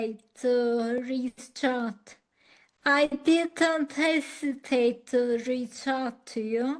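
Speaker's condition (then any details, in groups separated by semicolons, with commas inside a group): Acquired ataxia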